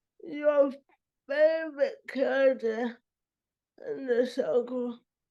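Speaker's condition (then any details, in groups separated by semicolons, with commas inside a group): Cerebral palsy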